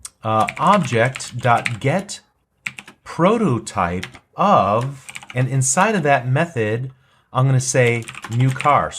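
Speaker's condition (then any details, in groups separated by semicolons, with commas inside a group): No condition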